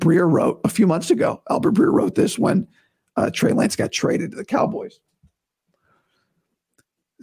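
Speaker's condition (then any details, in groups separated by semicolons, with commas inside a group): Vocal cord surgery recovery; best in two weeks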